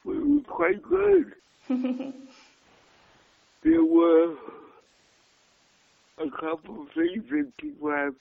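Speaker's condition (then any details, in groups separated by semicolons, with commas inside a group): Cerebral palsy; diagnosed in childhood, speech and mobility issues, one-handed use of Kelly clamp and Vacutainer; speech impediment, hard to understand at first, repeats when listener lost, easier once familiar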